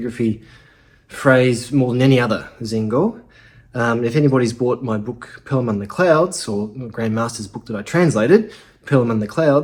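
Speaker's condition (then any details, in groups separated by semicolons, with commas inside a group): No condition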